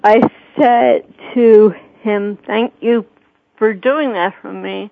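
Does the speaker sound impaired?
Yes: cerebral palsy.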